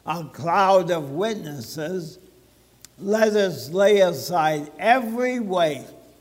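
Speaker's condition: ALS (Lou Gehrig's disease); soft voice

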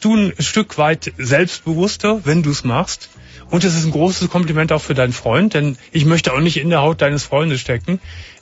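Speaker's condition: No condition

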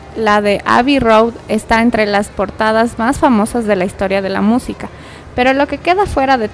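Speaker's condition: No condition

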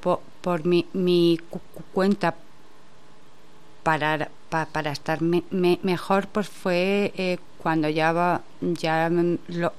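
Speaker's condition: Stuttering; repeated sounds, repeated words, prolonged sounds

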